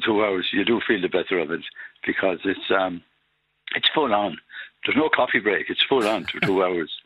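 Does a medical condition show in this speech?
Yes: Parkinson's; progressive, over 10 years since diagnosis, no cure; Rock Steady Boxing, weekly 2-hour non-contact class, Portlaoise gym with Merrick, home punch bag, bike, walking.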